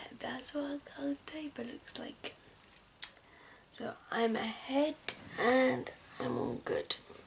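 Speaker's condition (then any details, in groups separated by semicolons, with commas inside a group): Cerebral palsy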